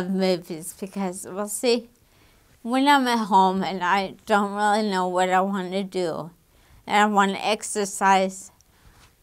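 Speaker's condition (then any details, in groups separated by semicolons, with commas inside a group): Damaged diaphragm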